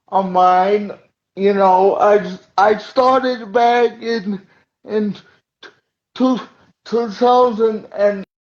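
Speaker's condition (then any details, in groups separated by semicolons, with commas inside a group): Cerebral palsy; uses wheelchair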